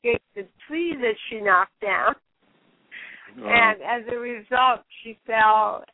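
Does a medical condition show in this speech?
Yes: cerebral palsy; since birth.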